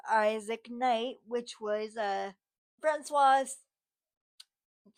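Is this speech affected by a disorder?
Yes: cerebral palsy, spastic.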